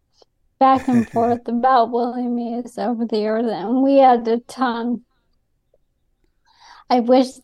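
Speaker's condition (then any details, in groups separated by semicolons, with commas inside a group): ALS; speech affected by ALS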